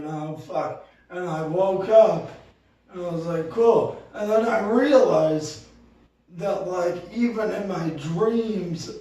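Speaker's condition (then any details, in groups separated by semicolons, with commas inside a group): Cerebral palsy; movement disorder since childhood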